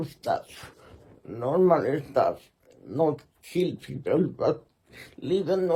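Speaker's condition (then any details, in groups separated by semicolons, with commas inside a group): Muscular Parkinson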